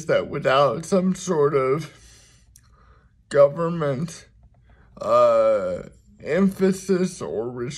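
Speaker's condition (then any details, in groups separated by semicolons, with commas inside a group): Cerebral palsy; speaks slower at times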